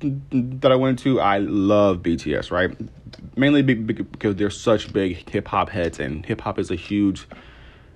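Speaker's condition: Stuttering; stuttering problem, bullied for it growing up; stutter audible in recording; repeated sounds

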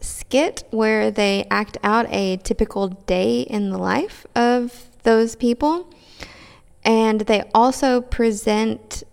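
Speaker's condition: No condition

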